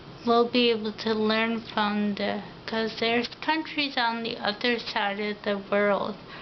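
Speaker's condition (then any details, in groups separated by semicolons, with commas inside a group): Ataxia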